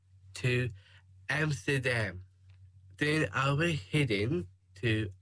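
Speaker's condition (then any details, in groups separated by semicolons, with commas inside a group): Down syndrome; 21 years old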